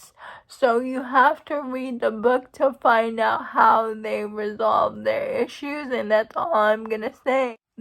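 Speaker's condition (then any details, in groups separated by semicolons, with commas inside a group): Cerebral palsy; uses wheelchair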